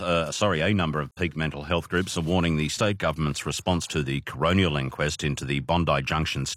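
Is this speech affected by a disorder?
No.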